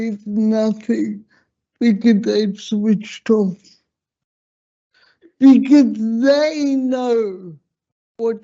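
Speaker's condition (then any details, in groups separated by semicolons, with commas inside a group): Slurred speech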